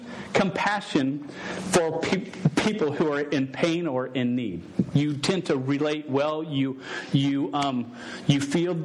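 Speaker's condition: Stuttering; long-standing stutter, present over 24 years, once fought calling to teach because unable to talk; says words would come out all wrong and different if he tried witnessing speech; repeated sounds, repeated words, blocks

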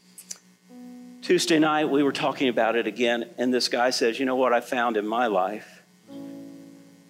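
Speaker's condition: No condition

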